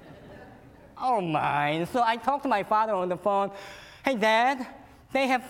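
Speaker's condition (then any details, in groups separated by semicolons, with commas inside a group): Cleft lip and palate; fed formula and cow milk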